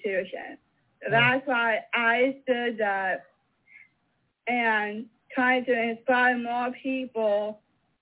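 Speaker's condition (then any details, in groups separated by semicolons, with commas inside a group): Mosaic Down syndrome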